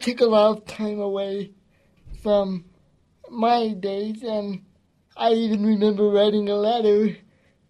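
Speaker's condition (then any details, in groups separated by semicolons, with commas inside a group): Cerebral palsy; mostly physical disability, wheelchair user, fatigues quickly, age 17; gentle, calm, strong voice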